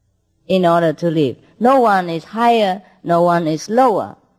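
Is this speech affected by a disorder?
No.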